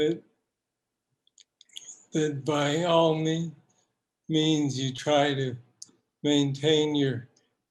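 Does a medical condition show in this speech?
Yes: Parkinson's disease.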